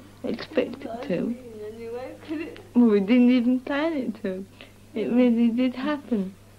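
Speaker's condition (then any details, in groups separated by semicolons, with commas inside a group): Cerebral palsy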